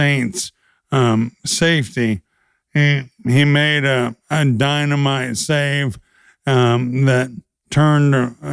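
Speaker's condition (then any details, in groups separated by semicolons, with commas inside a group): ALS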